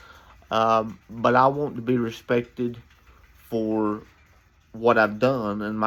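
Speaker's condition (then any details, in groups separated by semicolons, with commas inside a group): Cerebral palsy; from birth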